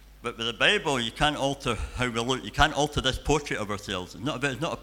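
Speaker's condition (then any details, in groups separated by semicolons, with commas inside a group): Cleft palate and cleft lip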